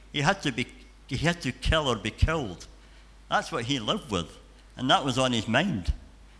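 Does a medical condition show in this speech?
Yes: cleft palate and cleft lip; frequent childhood hospital stays at dental hospital in Edinburgh.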